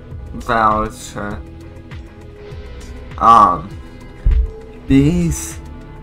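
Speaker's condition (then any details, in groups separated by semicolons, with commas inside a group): Cerebral palsy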